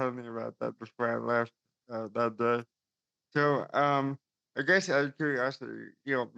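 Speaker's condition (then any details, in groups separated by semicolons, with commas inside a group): Cerebral palsy; since birth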